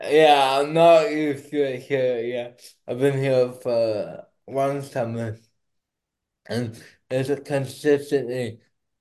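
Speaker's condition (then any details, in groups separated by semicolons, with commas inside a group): Cerebral palsy; diagnosed at two months old, caused by cardiac arrest, heart stopped twice, physical therapy when younger; not slurred, per host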